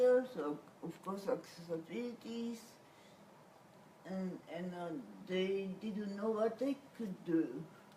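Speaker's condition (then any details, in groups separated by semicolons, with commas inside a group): Cerebral palsy; whole body affected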